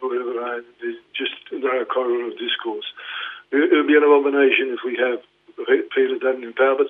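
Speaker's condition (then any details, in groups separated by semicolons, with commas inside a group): Parkinson's; diagnosed 2019, led to retirement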